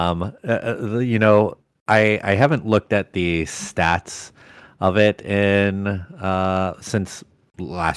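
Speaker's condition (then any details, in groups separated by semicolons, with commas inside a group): No condition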